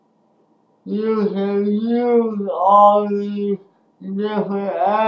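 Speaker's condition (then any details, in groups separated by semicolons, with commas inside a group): Speech impairment after birth surgery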